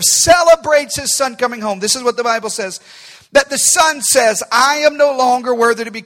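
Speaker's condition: No condition

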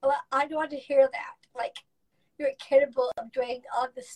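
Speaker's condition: Down syndrome; present from birth, lifelong; age 24

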